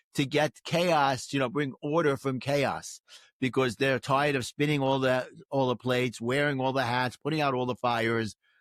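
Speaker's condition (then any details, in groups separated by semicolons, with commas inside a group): No condition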